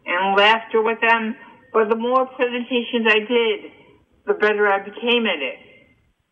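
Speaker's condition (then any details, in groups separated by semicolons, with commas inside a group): Cerebral palsy and hearing loss; told would never walk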